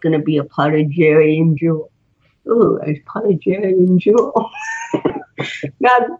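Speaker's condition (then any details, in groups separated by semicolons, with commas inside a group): Cerebral palsy; spinal cord and neck surgery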